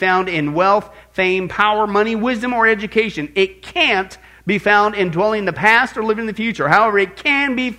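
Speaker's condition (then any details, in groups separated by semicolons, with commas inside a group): No condition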